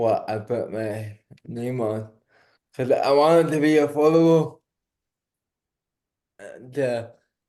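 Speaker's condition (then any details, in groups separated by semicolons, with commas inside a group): Cerebral palsy; diagnosed after cardiac arrest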